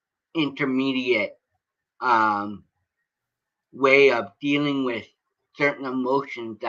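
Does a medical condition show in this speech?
Yes: cerebral palsy.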